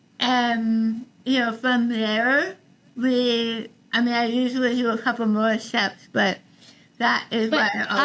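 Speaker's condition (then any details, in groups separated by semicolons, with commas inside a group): Tongue cancer, partial glossectomy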